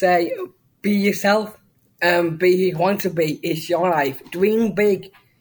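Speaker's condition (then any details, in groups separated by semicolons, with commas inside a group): Down syndrome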